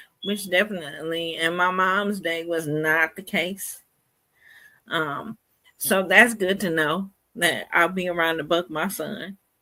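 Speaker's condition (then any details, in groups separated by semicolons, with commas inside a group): Cerebral palsy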